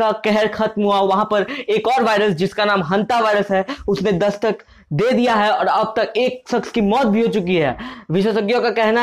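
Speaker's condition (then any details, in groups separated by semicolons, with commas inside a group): No condition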